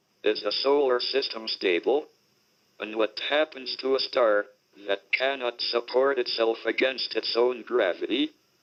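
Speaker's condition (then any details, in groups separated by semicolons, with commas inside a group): Motor neuron disease, speech-generating device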